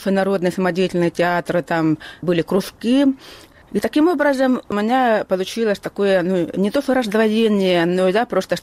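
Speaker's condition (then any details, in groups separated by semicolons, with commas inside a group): Hearing loss, acquired at age 3; lost hearing at three, medical error, missed appendicitis, imported Atikon hearing aids since childhood, lip reads; speech preserved thanks to hearing aids, worsened, speaks with an accent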